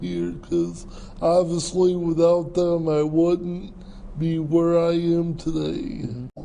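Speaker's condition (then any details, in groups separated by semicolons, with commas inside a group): Cerebral palsy; speech impairment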